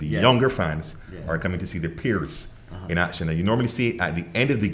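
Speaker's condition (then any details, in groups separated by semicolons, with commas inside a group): No condition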